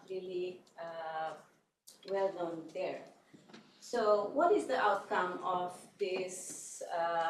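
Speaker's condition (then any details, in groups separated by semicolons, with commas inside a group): No condition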